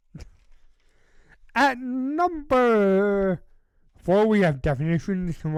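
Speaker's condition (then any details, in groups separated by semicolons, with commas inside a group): Cerebral palsy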